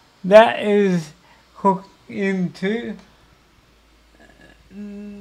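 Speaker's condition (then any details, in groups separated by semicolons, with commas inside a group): Cerebral palsy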